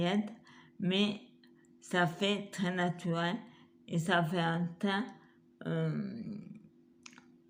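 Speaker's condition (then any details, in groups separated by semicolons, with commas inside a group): Multiple sclerosis; wheelchair, hand difficulties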